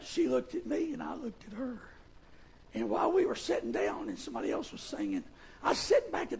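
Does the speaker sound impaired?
Yes: vocal fold paralysis, bilateral; speaks with false vocal folds; voice worse than before, Kermit-the-Frog-like, irritating, pushes much air.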